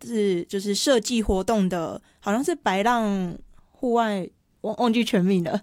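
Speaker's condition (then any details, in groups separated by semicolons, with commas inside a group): Hearing impairment; clear articulation per host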